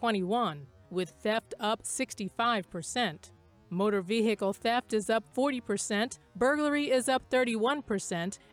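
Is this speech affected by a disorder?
No.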